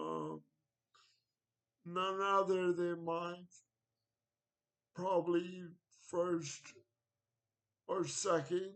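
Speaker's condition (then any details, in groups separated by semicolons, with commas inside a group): Cerebral palsy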